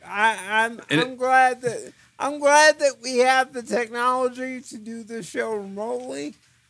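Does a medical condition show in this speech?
Yes: cerebral palsy; eyes wander, trouble focusing eyes, difficulty focusing in VR, wears eyewear partly because of wandering eyes; eyes appear to look up as if about to pass out when thinking or talking.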